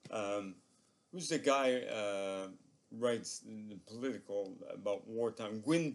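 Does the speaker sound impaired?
Yes: ALS; progressive.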